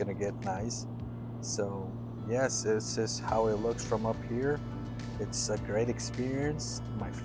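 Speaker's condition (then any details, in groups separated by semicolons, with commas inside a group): No condition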